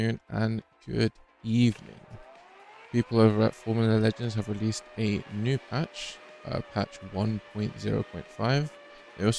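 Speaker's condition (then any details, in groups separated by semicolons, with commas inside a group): No condition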